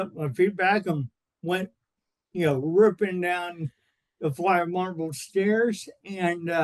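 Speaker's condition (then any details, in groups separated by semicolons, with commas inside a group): Cerebral palsy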